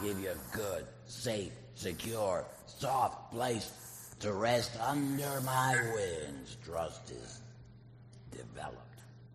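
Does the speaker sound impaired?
Yes: laryngectomy; artificial voice via prosthesis.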